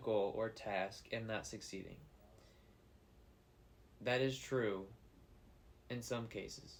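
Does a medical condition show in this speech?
No.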